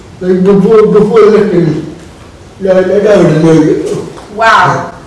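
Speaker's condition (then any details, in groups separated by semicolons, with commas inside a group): Cerebral palsy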